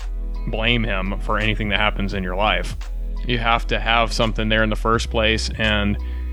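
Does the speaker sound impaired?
No.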